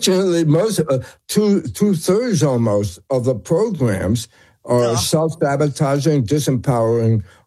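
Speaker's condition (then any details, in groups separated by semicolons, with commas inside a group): Tongue cancer; slurred speech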